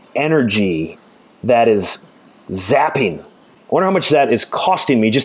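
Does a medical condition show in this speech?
No.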